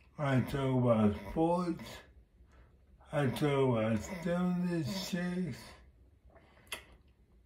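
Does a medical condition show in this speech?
Yes: multiple sclerosis; relearning walking.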